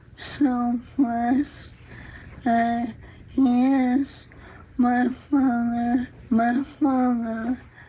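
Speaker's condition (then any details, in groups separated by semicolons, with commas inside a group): ALS; onset in legs, noticed while running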